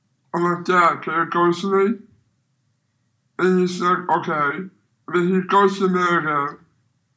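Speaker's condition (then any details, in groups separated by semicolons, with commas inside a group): Down syndrome; fallen four times since starting bike riding three years ago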